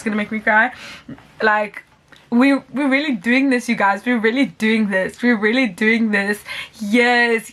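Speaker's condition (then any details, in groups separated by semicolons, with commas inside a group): No condition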